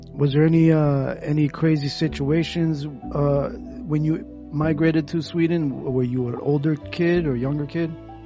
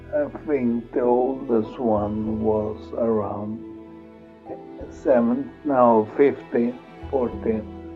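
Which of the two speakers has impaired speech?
The second: multiple sclerosis; progressive form; slowly worsening nerve and muscle function, onset around 37, no medication.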